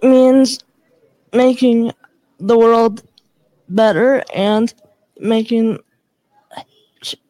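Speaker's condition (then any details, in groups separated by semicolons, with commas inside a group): Cerebral palsy and dystonia; from birth, born 3 months premature, lack of oxygen to cerebellum, with dystonia causing muscle stiffness; high school age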